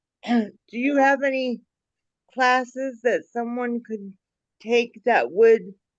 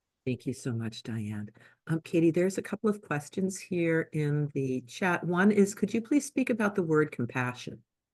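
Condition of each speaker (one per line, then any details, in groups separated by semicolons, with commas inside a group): Cerebral palsy; present from birth
No condition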